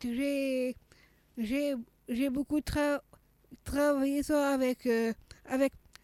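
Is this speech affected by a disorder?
Yes: Down syndrome (trisomy 21); childhood speech therapy to tone tongue, swallowing problems, slowness.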